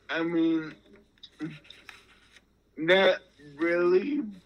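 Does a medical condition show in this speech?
Yes: Friedreich's ataxia; progressive neurological disorder, diagnosed at age 12, disrupts brain-to-muscle and nerve signals; formerly used walker, now uses wheelchair.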